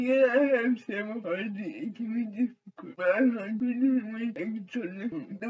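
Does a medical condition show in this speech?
Yes: cerebral palsy; wheelchair; uses phone to speak.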